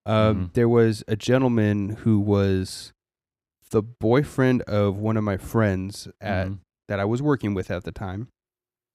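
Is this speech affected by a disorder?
No.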